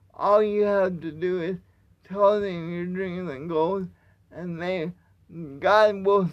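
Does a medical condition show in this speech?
Yes: cerebral palsy; wheelchair user.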